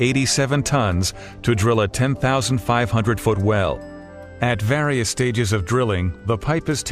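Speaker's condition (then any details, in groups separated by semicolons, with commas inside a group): No condition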